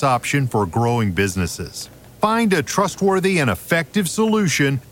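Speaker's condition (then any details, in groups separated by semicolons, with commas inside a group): No condition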